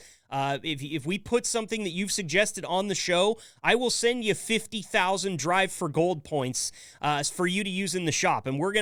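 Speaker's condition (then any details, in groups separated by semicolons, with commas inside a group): No condition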